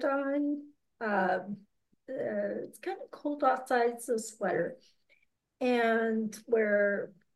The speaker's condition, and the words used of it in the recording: Aphasia. I also have aphasia, So I can't always pick out the words I need right now.